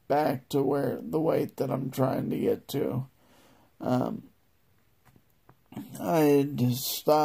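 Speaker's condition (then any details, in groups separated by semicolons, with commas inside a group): Multiple sclerosis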